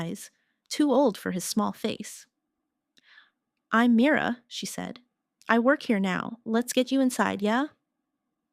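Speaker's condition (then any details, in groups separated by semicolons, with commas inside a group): No condition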